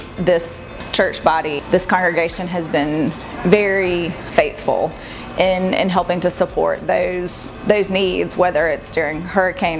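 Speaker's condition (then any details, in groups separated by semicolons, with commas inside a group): No condition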